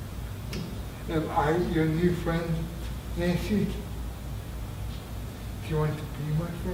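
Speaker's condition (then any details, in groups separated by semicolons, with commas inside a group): Traumatic brain injury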